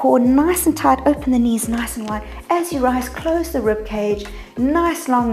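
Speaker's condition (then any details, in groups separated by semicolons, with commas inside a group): No condition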